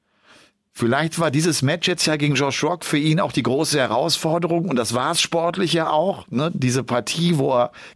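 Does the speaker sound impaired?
No.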